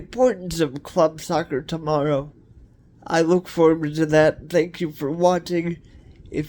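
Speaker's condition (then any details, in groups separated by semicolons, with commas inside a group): Cerebral palsy; cerebral palsy, wheelchair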